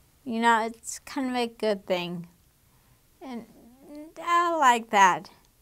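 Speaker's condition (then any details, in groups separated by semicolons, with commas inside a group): Damaged diaphragm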